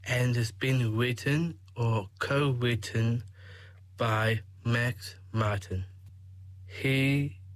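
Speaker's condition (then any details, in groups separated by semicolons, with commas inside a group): Down syndrome; age 21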